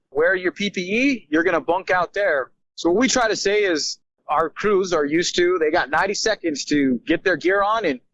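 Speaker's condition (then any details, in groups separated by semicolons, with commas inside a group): No condition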